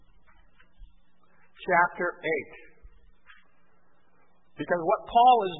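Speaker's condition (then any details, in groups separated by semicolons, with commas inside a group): No condition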